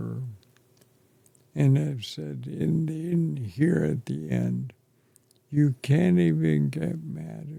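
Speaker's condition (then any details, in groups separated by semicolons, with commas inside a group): ALS; affects chest and throat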